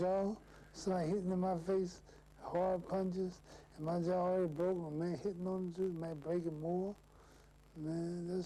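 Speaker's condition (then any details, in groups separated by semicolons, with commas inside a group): Parkinson's syndrome; sometimes slurred speech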